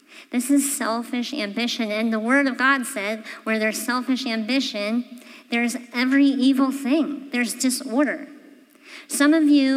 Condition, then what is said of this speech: Cleft palate. Well, half of mine go through my nose, hence why I sound different.